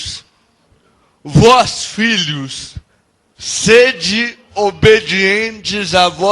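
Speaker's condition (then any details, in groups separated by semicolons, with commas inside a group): Cerebral palsy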